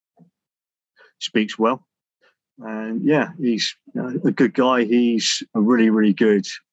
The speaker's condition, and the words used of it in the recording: Stuttering. This relaxes the vocal cords and the articulators, taking attention away from those and also allowing you to speak in control.